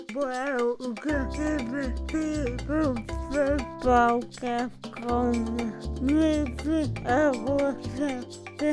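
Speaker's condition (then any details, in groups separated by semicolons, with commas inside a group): Cerebral palsy; from birth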